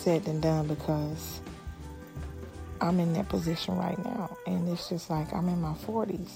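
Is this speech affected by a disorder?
No.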